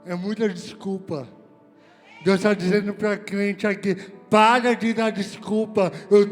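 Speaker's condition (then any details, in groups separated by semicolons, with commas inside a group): Cerebral palsy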